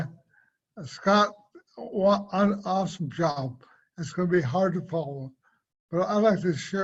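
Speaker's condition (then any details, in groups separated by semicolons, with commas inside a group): Cerebral palsy; affects speech and swallowing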